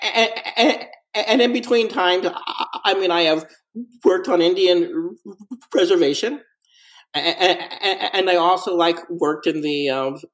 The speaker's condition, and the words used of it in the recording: Stuttering. They say, you are incredibly fluent when you like walk into a crashing situation.